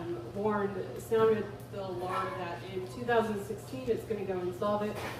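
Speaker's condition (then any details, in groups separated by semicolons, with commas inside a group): No condition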